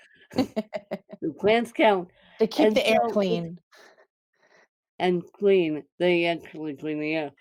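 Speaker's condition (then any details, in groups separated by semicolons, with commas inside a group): Cerebral palsy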